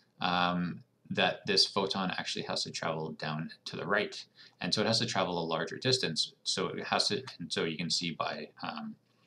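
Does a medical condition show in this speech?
No.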